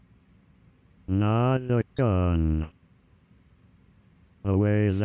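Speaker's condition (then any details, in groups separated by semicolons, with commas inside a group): Amyotrophic lateral sclerosis; bulbar onset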